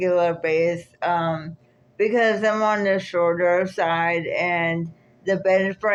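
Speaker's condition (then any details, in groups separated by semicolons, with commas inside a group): Cerebral palsy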